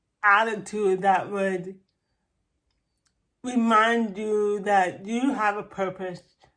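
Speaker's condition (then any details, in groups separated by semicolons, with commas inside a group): Cerebral palsy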